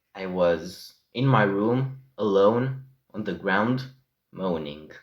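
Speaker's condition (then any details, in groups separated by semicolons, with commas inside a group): No condition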